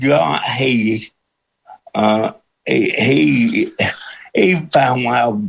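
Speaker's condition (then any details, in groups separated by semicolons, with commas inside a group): Cerebral palsy with speech impediment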